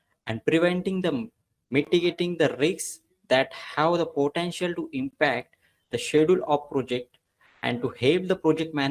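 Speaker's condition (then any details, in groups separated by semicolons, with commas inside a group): No condition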